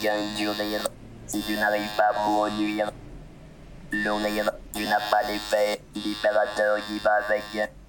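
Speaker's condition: Total pharyngolaryngectomy; speaks with laryngophone electrolarynx

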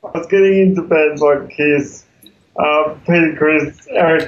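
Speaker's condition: Cerebral palsy; congenital, wheelchair user

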